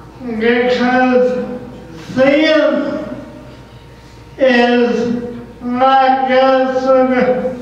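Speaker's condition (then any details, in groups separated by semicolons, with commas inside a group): Cerebral palsy; can be difficult to understand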